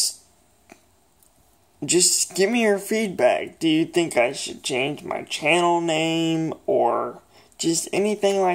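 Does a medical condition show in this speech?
Yes: cerebral palsy.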